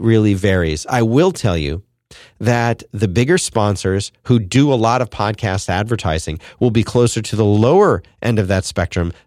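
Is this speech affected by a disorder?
No.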